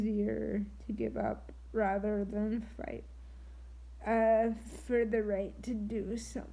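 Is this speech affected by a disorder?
Yes: triplegic cerebral palsy.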